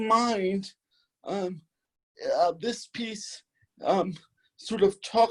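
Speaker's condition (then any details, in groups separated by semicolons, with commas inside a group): Cerebral palsy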